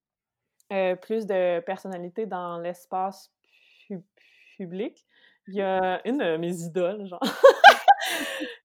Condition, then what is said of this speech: Stuttering. Encore euh, cet été, euh, je parlais à quelqu'un, puis je disais que j'étais à la maîtrise en orthophonie, mais j'ai bégayé sur maîtrise et sur mmh orthophonie.